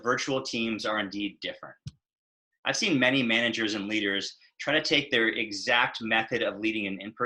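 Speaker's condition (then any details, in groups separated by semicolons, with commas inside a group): No condition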